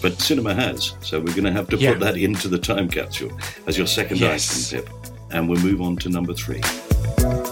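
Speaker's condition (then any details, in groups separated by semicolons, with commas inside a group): No condition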